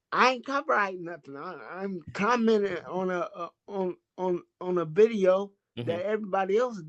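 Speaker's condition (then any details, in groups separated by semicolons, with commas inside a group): Cerebral palsy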